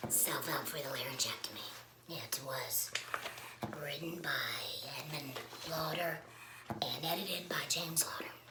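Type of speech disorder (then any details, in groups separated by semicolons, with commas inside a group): Speech with a voice prosthesis; laryngectomy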